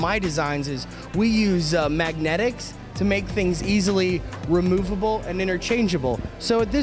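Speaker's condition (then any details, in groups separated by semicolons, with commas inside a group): No condition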